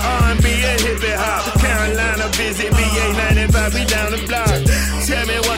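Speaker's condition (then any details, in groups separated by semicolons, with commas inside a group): No condition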